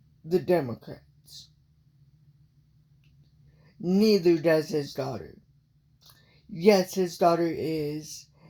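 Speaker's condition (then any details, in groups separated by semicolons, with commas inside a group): Cerebral palsy; from birth, walks with walker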